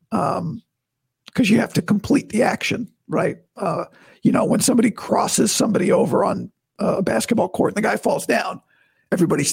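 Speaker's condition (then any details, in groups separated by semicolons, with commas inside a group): Vocal cord surgery recovery; voice still sounds bad to new listeners, best in two weeks, talking painless, not yet back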